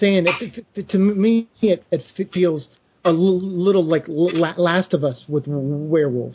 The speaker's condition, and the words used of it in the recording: Stuttering. I liked, too, in issue 2, and I apologize for my stutter, so your audience doesn't think there's audio issues.